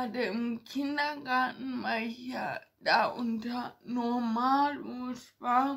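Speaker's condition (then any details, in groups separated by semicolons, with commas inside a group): Ataxia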